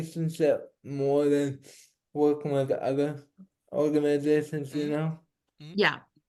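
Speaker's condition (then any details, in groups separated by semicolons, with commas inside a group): Cerebral palsy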